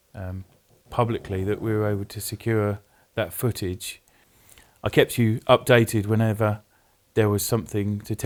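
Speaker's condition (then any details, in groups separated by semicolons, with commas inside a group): No condition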